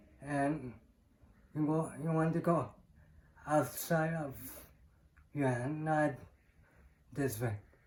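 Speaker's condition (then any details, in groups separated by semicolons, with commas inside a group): Cerebral palsy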